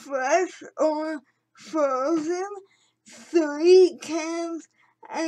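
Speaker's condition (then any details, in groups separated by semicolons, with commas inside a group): Cerebral palsy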